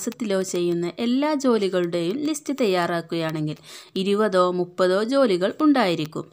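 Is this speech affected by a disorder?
No.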